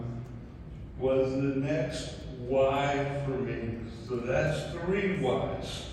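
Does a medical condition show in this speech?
Yes: ALS; mainly right side and both legs.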